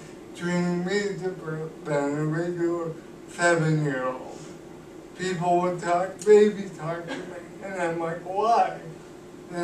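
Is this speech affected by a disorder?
Yes: cerebral palsy; cannot walk, uses wheelchair.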